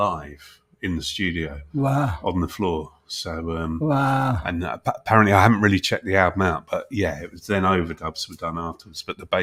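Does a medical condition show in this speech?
No.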